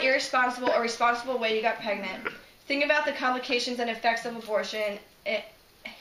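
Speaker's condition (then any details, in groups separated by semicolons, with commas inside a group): No condition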